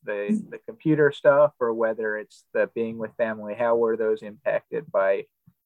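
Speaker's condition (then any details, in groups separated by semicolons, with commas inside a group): No condition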